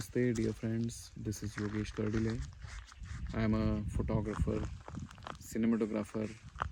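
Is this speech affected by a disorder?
No.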